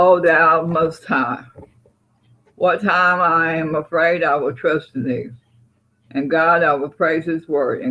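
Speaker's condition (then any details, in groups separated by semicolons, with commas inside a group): Parkinson's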